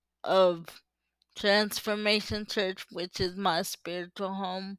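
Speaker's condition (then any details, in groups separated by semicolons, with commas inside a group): Cerebral palsy; uses power wheelchair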